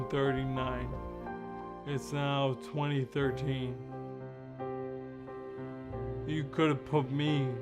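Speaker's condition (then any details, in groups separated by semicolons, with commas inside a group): ALS; speaks through computer, feeding tube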